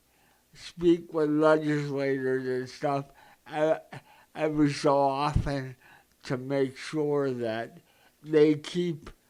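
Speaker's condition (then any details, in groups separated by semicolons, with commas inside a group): Cerebral palsy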